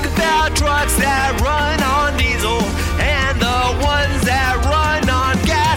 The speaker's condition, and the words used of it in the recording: None; typical speech.